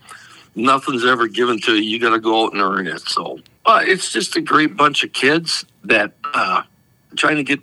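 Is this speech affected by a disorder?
No.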